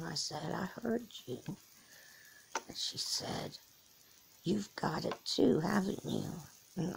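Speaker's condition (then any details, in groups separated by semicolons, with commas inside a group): Cerebral palsy; from birth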